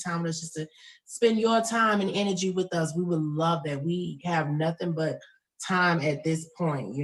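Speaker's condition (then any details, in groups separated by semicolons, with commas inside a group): No condition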